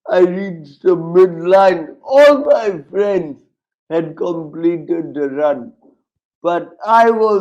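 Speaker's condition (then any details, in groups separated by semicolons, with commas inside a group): Cerebral palsy, severe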